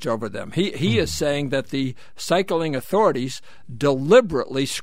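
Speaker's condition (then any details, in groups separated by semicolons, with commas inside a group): No condition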